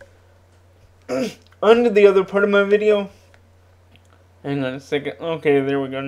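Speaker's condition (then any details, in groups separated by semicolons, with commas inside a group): Cerebral palsy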